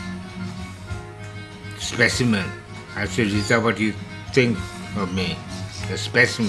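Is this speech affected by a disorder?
Yes: slurred speech from poisoning.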